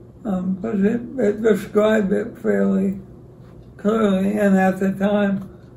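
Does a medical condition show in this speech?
Yes: ALS; about 25 years since diagnosis.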